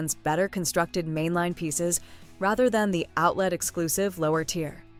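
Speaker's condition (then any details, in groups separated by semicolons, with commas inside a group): No condition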